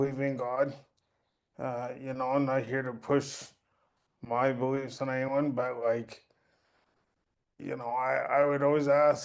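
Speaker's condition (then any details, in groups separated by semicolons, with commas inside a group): Cerebral palsy; since birth, birth complications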